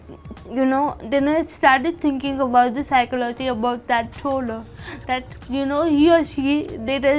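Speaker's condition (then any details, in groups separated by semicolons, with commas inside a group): Cerebral palsy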